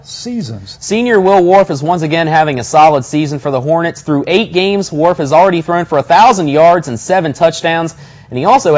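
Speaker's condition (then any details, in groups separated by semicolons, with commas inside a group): No condition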